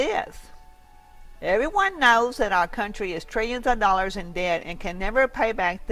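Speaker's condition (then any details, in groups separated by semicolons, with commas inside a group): No condition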